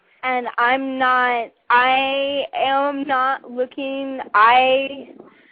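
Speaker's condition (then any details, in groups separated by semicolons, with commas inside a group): Cerebral palsy; muscle spasms including speech muscles, handwriting affected; stutters from speech muscle spasms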